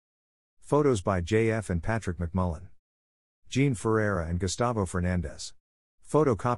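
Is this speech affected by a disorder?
No.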